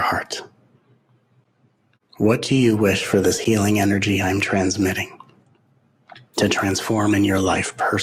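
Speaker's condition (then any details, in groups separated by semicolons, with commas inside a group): No condition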